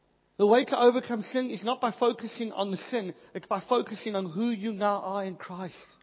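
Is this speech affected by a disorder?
Yes: cleft palate, Pierre Robin syndrome.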